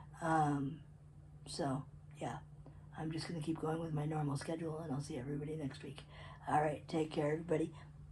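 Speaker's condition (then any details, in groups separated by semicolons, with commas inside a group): Cerebral palsy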